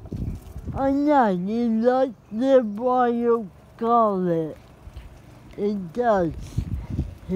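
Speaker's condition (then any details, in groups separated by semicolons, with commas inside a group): Cerebral palsy; spastic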